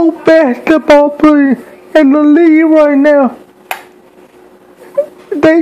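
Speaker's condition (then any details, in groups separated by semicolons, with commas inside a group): Cerebral palsy; speech hard to understand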